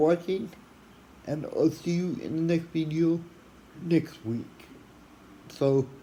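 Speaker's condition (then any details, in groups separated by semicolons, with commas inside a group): Athetoid cerebral palsy; speech, wheelchair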